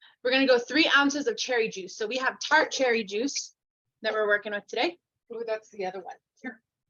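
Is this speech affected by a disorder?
No.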